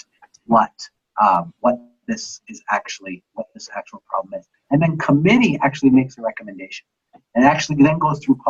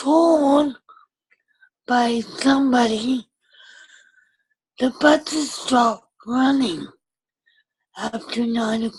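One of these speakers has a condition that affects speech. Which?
The second: cerebral palsy with ataxia; ataxia, tracheostomy.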